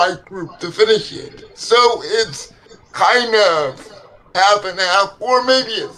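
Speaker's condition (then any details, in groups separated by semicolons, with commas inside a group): Cerebral palsy; legs affected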